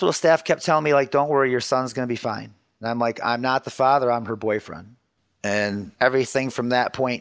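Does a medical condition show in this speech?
No.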